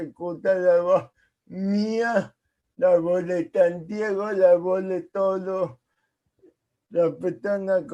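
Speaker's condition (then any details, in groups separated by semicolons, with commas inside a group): Cerebral palsy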